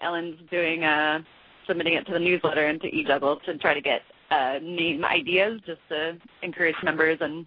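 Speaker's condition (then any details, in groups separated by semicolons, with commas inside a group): No condition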